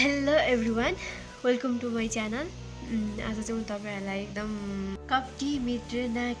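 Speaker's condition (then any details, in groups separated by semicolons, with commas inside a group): No condition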